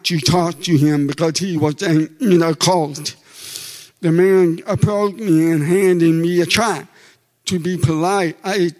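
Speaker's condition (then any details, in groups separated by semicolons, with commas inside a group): Deafness; deaf since childhood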